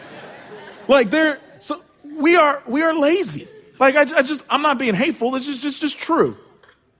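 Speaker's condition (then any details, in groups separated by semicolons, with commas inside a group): No condition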